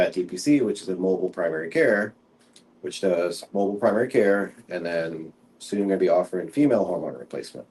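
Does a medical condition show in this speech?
No.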